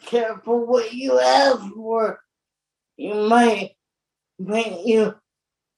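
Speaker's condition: Cerebral palsy; born very premature

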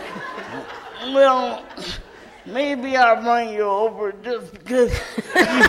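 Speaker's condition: Cerebral palsy; adult, wheelchair user, lives independently without 24-hour support

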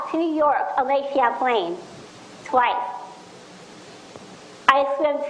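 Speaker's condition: Down syndrome; extra chromosome; speech problems

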